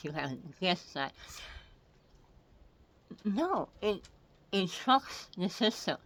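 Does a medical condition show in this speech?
Yes: head and neck cancer; multiple surgeries.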